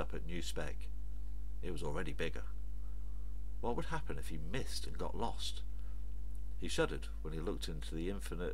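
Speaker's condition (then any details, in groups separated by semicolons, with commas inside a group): No condition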